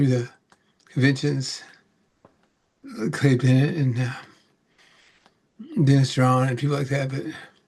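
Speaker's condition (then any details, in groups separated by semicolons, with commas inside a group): Parkinson's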